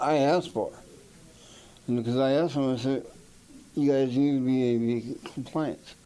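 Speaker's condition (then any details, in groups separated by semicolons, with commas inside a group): Parkinson's disease; young onset, diagnosed at age 30 at stage 4, found during neck surgery after car accident; stage 5, about 24 years since diagnosis, wheelchair user for 8 years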